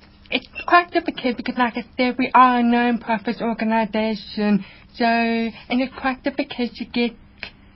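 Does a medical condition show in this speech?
Yes: profound hearing loss; congenital, no family history, diagnosed at 9 months, cochlear implant at Tigerberg unit in early 20s; age 50, uses cochlear implant, hears high speech frequencies, ongoing therapy with audiologist Jenny Perrold; learned to speak through extensive speech therapy with parent and speech therapist after diagnosis.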